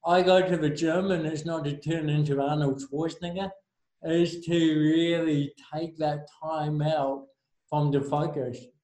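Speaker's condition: Cerebral palsy; stopped

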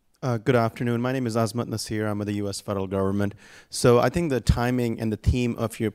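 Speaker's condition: No condition

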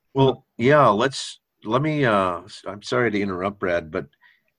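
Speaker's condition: No condition

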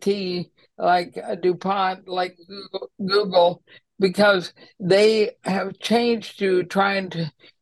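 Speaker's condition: ALS; host says slur not noticeable

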